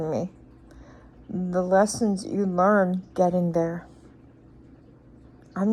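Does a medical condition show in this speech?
Yes: cerebral palsy; speech noticeably atypical.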